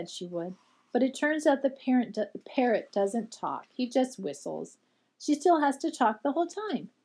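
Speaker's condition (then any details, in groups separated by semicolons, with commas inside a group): No condition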